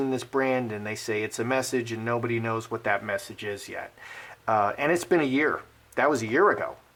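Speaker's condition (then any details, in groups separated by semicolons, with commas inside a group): No condition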